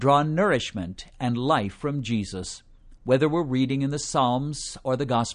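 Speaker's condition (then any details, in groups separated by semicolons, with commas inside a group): No condition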